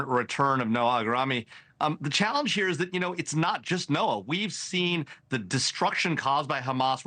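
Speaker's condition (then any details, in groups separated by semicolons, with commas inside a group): No condition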